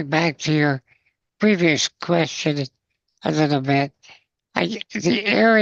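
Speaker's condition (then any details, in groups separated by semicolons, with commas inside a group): Spinal muscular atrophy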